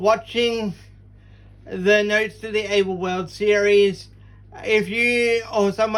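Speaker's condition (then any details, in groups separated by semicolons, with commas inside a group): Cerebral palsy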